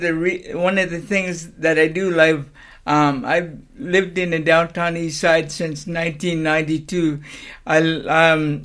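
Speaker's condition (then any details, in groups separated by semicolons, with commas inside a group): Cerebral palsy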